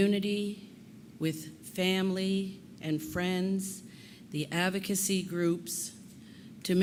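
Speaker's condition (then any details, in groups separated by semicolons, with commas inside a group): No condition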